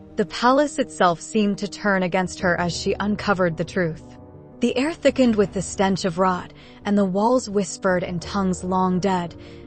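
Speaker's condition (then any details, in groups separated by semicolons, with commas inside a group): No condition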